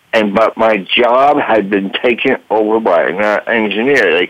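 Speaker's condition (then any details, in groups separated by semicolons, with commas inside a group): Voice box damage from tracheostomy; about 35 years since injury, past therapy and psychiatrists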